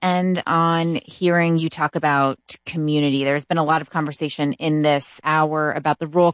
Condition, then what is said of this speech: None; typical speech.